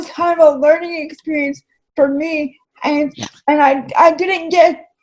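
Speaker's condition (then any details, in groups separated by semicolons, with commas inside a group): Cerebral palsy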